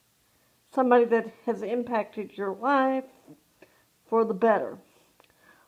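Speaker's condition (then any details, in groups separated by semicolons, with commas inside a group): Cerebral palsy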